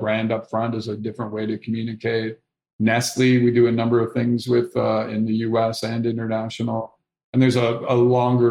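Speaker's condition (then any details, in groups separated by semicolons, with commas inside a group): No condition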